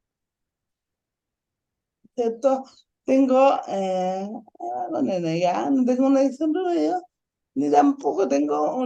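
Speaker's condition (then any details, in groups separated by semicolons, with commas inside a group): Ataxic cerebral palsy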